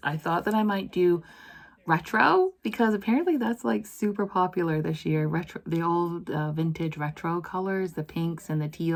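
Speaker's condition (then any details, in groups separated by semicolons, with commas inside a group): No condition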